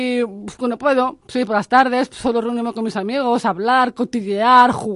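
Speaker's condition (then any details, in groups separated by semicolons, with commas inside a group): Down syndrome; intellectual disability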